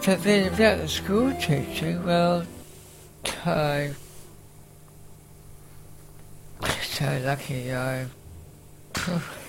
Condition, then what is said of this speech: Muscular dystrophy. The wheezing noise that you hear is the pump on the respirator.